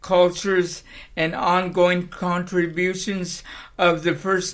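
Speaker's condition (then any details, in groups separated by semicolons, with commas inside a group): Cerebral palsy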